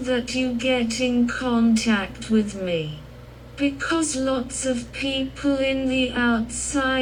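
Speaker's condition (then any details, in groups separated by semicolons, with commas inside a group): Cerebral palsy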